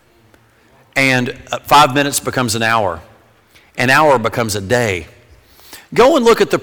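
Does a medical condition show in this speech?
No.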